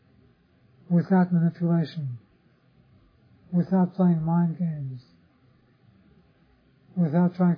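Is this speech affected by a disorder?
Yes: Parkinson's disease; others offer remedies.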